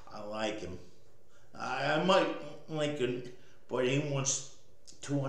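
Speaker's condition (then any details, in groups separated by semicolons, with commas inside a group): Cerebral palsy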